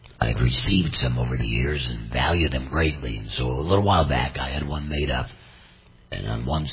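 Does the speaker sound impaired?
Yes: total laryngectomy, complete laryngectomy, voice prosthesis; speaks through voice prosthesis, may cough while speaking, microphone setup worked out for him.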